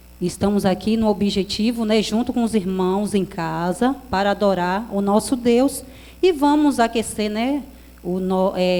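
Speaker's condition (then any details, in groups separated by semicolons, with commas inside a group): No condition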